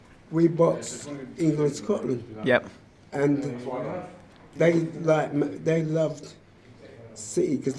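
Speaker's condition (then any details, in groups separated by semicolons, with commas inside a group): Motor neurone disease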